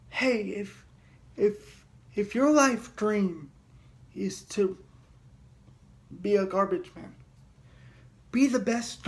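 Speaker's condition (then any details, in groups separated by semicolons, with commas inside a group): Cerebral palsy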